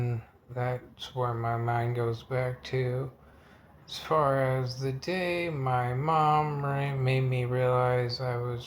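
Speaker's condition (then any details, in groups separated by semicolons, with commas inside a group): Multiple sclerosis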